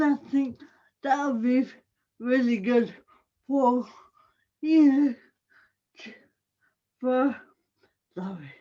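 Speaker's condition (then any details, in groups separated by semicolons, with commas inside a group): Cerebral palsy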